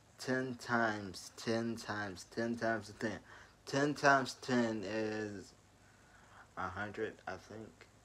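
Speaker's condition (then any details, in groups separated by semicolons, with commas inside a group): Traumatic brain injury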